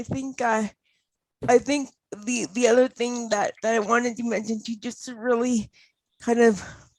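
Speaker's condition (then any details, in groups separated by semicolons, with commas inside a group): Cerebral palsy; mainly fine motor and speech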